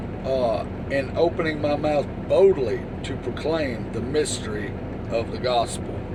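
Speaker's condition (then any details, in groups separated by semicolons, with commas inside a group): No condition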